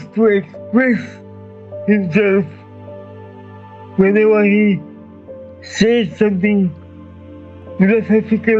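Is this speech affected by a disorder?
Yes: cerebral palsy.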